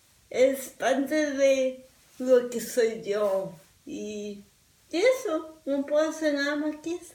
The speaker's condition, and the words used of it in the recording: Cerebral palsy. Yo puedo cambiar la manera de, de hablar sí puedo hacer ejercicio sí puedo hacer speech therapy pero nunca voy a hablar normal ya